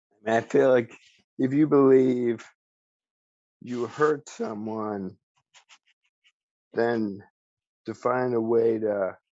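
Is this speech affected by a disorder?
Yes: ALS; speech still preserved.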